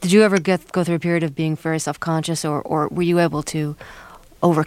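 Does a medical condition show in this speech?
No.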